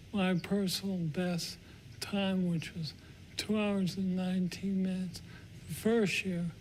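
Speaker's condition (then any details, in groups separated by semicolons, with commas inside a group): Parkinson's disease; strong voice, sings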